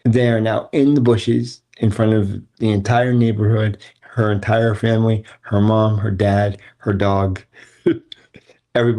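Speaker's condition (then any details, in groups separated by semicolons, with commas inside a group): Cerebral palsy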